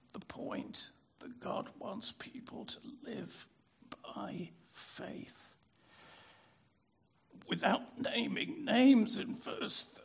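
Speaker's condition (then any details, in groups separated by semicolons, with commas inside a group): Spasmodic dysphonia; easier with use but tires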